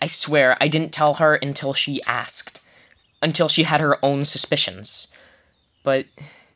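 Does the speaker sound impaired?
No.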